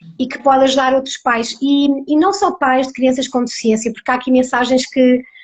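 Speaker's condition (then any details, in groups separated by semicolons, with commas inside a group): No condition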